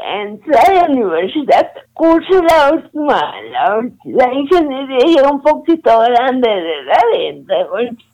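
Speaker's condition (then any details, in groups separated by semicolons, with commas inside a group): Cerebral palsy; walks slowly without wheelchair, difficulty moving and handling objects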